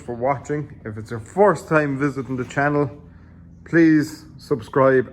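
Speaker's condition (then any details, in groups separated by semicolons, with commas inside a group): No condition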